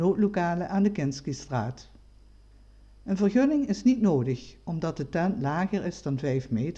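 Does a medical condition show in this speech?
No.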